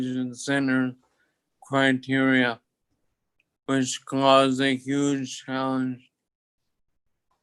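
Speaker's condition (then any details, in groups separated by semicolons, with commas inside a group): Toxic leukoencephalopathy, locked-in syndrome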